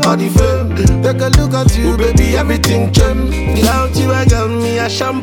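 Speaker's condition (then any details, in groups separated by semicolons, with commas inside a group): No condition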